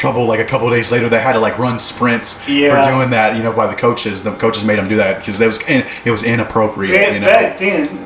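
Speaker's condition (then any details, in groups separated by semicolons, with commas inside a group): No condition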